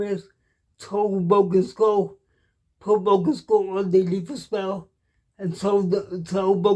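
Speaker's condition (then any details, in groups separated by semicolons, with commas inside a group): Cerebral palsy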